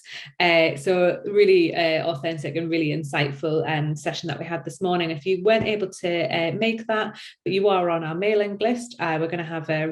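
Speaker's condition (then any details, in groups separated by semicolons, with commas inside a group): No condition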